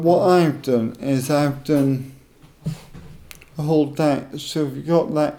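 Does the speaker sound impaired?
Yes: motor neuron disease; advanced motor neuron disease diagnosed in Dubai age 48 after year of misdiagnosis, muscle weakness; speech weakness, not brilliant but understandable, muscle machine on atrophy setting for voice box, still talking.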